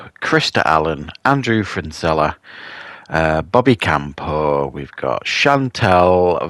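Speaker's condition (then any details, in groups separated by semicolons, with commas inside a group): No condition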